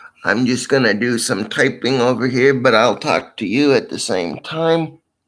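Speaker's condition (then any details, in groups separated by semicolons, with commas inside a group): Cerebral palsy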